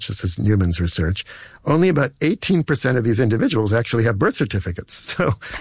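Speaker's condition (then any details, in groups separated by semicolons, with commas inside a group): No condition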